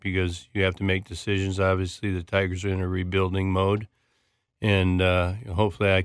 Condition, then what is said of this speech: Parkinson's disease. Because my speech is, it's tough. Like I have to do speech therapies and, you know, so